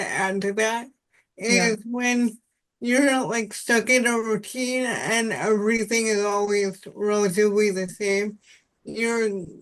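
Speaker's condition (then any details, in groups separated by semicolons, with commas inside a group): Cerebral palsy; spastic quadriplegic cerebral palsy, all four limbs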